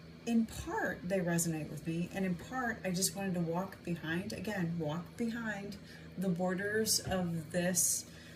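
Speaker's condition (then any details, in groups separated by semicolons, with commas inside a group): No condition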